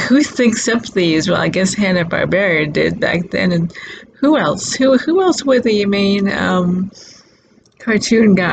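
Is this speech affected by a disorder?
Yes: cerebral palsy.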